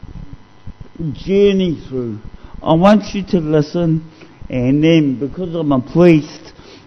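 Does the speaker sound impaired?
Yes: cerebral palsy; discovered at age 2.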